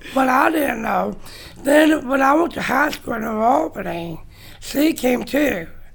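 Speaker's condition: Down syndrome; present from birth, diagnosed several hours after birth in indianapolis

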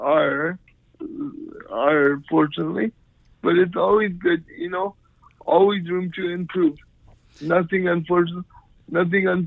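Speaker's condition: Cerebral palsy; power wheelchair

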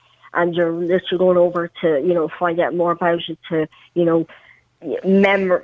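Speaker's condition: Cleft palate; congenital, parents' Chernobyl radiation exposure, premature, over twenty surgeries, leg amputated, prosthetic limb age 12

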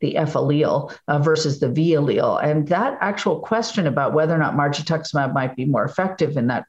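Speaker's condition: No condition

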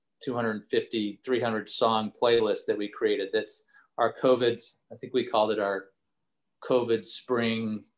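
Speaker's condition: No condition

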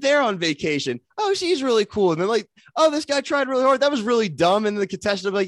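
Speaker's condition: No condition

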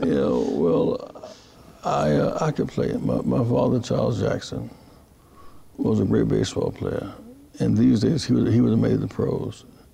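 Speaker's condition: Parkinson's disease; recent diagnosis

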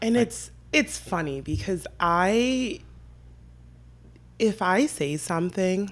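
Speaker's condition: No condition

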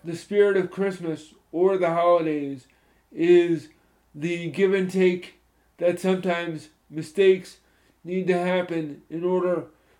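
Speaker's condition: Spastic cerebral palsy; from spinal meningitis at birth, born two months premature, primarily affects legs; moderate balance and coordination impact, stiff, tight, involuntary muscle movements, uses crutches

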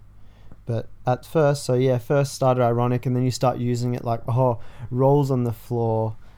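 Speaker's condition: No condition

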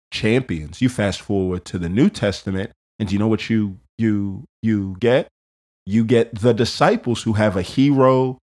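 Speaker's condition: No condition

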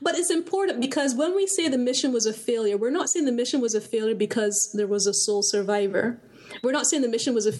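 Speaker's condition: No condition

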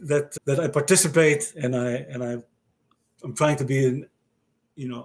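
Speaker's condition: Aphasia after stroke; aphasia caused by stroke about 30 years ago, permanent; ongoing aphasia; expresses self relatively well, unlike others who cannot, rambles off track a little

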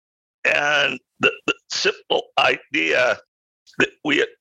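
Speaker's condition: Spasmodic dysphonia; over a decade since onset, voice sounds unique, can do interviews, understood by listeners

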